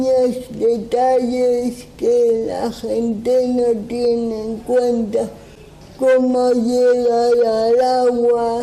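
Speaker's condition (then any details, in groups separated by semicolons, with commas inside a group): Cerebral palsy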